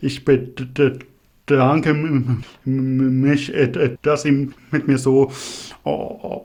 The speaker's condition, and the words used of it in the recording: Stuttering. Wir haben auch schon mal miteinander gesprochen und Sie haben jetzt auch schon gehört, wie stark ich stottere, wie stark stottert Ihr Sohn.